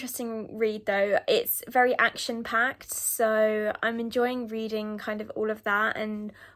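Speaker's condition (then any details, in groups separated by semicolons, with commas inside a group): No condition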